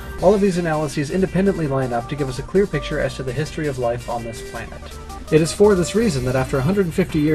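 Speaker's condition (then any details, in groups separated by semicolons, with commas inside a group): No condition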